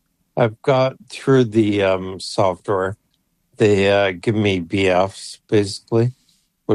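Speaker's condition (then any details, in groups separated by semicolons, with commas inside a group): ALS; brain implant for computer control; implant three months ago, disease progressing; voice failing, banked voice for AI speech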